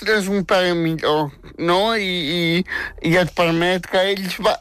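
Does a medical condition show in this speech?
Yes: spastic tetraplegic cerebral palsy; very talkative since age 3, worked hard to make people understand speech.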